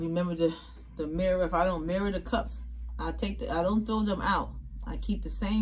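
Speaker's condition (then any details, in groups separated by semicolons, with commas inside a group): No condition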